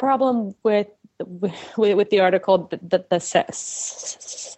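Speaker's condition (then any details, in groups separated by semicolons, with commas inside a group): Stuttering; past therapy with fluency training, avoidance reduction, open easier stuttering, goal joyful effective communication; big blocks, stops and exhales during blocks, long repetitive stutters, often anticipates stutter before words; repeated sounds, repeated words, prolonged sounds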